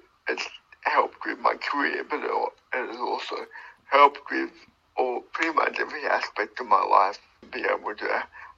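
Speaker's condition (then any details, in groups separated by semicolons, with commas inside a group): Cerebral palsy; born two months premature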